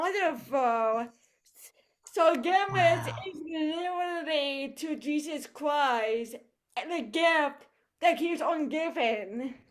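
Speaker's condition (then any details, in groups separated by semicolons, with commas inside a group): Cerebral palsy; voice affected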